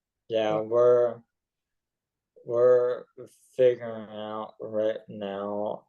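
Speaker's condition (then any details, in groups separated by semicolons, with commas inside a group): ALS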